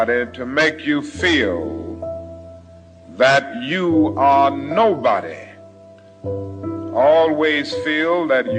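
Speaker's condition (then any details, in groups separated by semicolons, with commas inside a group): No condition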